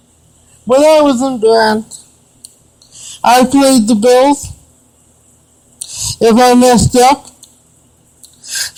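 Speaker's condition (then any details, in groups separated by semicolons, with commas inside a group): Cerebral palsy; limited use of the hands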